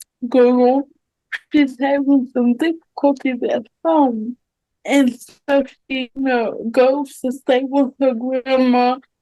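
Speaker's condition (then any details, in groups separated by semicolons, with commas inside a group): Cerebral palsy; mild form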